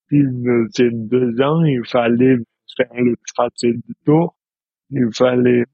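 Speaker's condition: Dystonia; present since birth

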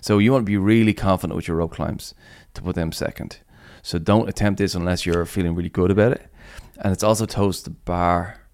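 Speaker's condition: No condition

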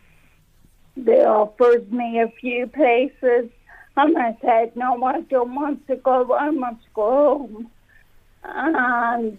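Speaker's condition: Friedreich's ataxia; rare genetic ataxia, difficulty walking, sensation loss in arms and legs, wheelchair user; COVID nine weeks ago, hospitalised in Our Lady's, no longer living independently

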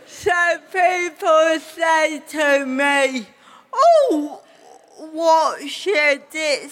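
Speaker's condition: Cerebral palsy; slow speech

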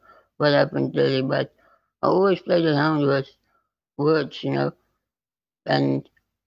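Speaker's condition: Spinal muscular atrophy type 2; loss of motor neurons

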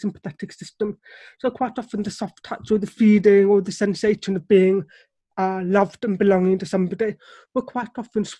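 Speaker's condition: Deafness; relies on lip reading

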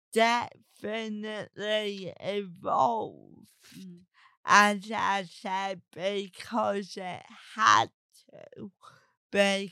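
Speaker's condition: Cerebral palsy; talks differently

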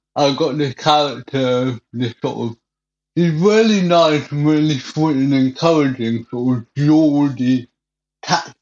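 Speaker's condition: Cerebral palsy; cannot drink from a glass, uses a straw

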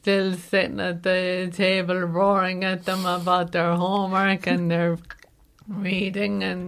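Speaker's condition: Motor neuron disease; needs to hold on to someone everywhere, physically well otherwise, pain at times, comes and goes

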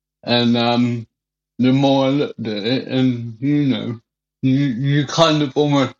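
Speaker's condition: Cerebral palsy; wheelchair

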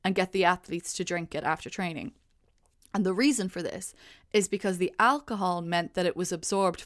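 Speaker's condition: No condition

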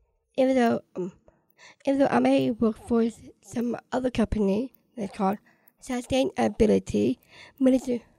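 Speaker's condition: Down syndrome

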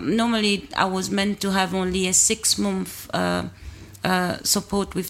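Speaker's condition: No condition

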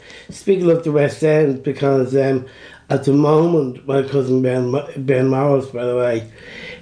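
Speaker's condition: Down syndrome; then speech and drama training

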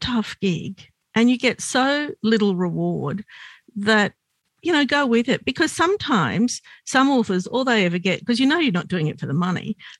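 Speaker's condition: No condition

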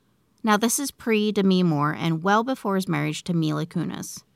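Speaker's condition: No condition

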